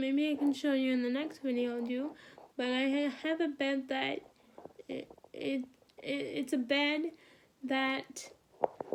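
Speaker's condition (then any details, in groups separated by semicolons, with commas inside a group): Cerebral palsy; wheelchair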